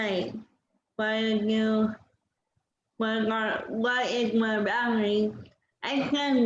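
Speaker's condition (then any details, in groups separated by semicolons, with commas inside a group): Cerebral palsy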